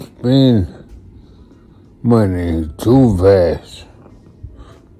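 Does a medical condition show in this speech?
Yes: multiple sclerosis.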